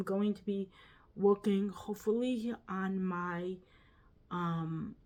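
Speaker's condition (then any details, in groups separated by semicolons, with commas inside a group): Quadriplegic cerebral palsy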